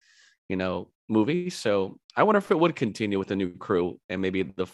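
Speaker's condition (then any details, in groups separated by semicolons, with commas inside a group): No condition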